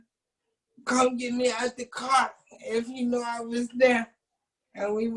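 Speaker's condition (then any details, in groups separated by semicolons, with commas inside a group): Cerebral palsy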